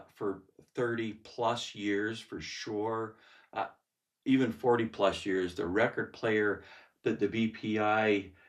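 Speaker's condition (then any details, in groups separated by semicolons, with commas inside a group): No condition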